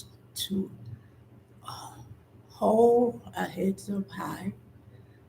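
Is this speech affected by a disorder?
Yes: spinal neurosarcoidosis.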